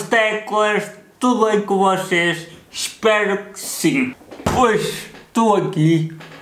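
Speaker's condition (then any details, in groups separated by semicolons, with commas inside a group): Cerebral palsy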